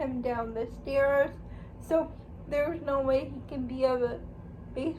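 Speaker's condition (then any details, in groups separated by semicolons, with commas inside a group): Cerebral palsy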